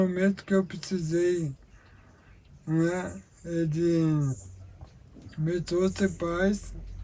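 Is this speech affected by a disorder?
Yes: amyotrophic lateral sclerosis.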